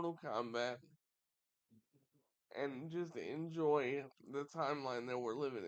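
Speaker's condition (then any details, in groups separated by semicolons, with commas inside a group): Cerebral palsy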